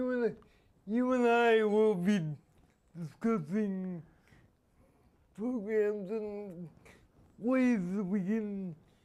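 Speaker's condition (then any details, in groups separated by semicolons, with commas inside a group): Spastic quadriplegia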